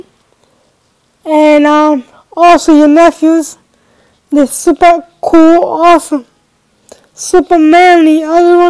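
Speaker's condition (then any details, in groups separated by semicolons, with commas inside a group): Cerebral palsy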